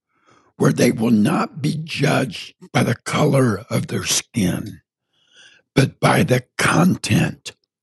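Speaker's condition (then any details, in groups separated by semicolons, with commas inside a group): Partial laryngectomy from throat cancer; throat cancer survivor, half of larynx taken by cancer; voice sounds different from typical voices, strangers ask if sick, still understandable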